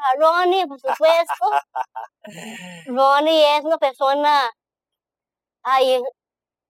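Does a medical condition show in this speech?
Yes: Down syndrome; present from birth.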